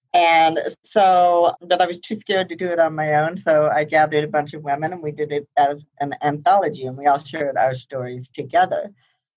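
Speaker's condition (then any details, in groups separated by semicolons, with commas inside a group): Profound hearing loss, congenital, high-frequency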